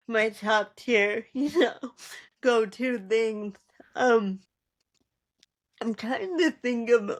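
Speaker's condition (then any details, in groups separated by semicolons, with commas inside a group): Cerebral palsy; spastic, ataxic features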